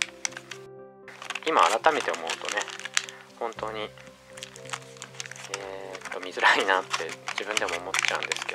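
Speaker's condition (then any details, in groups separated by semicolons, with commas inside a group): No condition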